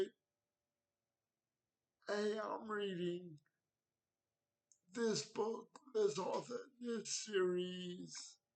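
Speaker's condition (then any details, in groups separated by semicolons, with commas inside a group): Cerebral palsy; wheelchair, needs transfer help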